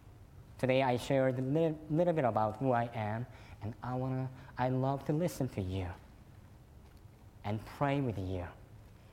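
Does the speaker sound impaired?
Yes: cleft lip and palate; could not suck breast milk as newborn, fed formula and cow milk.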